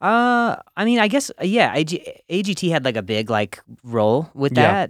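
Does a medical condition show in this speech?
Yes: stutter, acquired neurogenic; lost motor skill function after sleeping on a softball concussion; about 10 years since onset, ongoing speech therapy and physical therapy; fears stuttering when talking to admired comics at the Comedy Store, eases with comfort; here repeated sounds.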